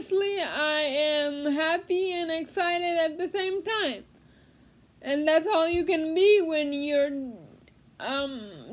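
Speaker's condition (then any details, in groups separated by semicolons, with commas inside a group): Cerebral palsy; speech therapy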